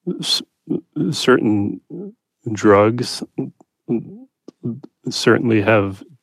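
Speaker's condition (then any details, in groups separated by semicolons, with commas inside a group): Stutter; since childhood, persisting into adulthood; halting speech heard in interview; repetitions, long painful blocks on first part of words, trouble breathing during blocks, urge to avoid talking; repeated sounds, blocks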